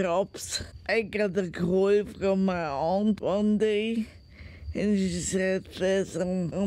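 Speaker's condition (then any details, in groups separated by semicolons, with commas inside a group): Multiple sclerosis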